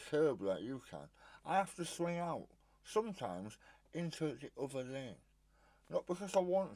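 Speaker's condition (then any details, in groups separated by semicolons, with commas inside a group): Stage 4 tongue cancer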